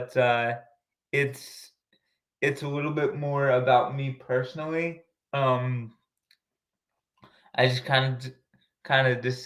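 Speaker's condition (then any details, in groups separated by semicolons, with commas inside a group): Cerebral palsy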